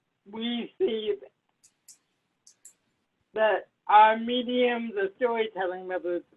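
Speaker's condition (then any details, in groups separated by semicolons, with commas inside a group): Cerebral palsy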